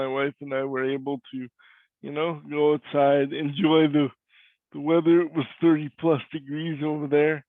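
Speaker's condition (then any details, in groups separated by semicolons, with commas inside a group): Cerebral palsy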